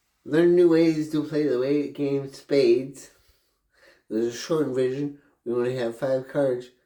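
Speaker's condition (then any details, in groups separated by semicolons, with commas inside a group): Brain injury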